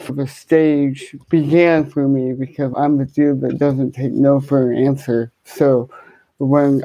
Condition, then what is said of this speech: Cerebral palsy. They hear my speech impediment and automatically assume that mentally challenged or people that have cerebral palsy are mentally challenged.